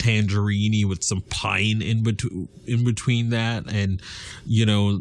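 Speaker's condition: No condition

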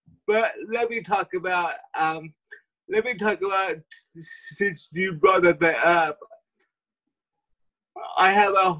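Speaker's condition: Cerebral palsy; wheelchair user; speech impediment

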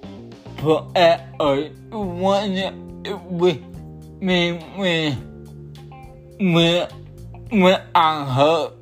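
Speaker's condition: Cerebral palsy

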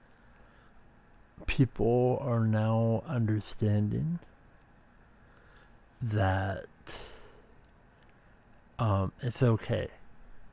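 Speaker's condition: Speech impediment

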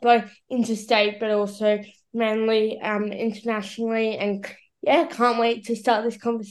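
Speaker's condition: Cerebral palsy; battery-powered wheelchair user

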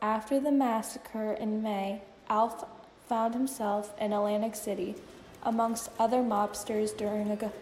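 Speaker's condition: No condition

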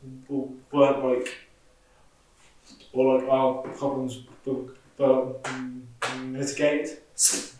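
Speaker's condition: Stutter; stammer present since school years; difficulty saying things at work raising safety concerns, speech reportedly different when drunk; repeated sounds, blocks

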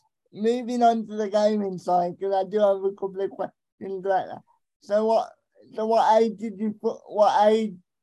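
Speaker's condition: Cerebral palsy; arms affected

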